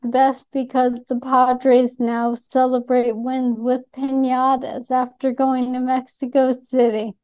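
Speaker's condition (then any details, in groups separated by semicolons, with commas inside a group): ALS; diagnosed within about past year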